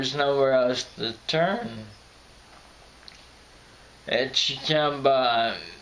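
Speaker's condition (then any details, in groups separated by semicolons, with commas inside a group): Friedreich's ataxia; voice crackles when stressed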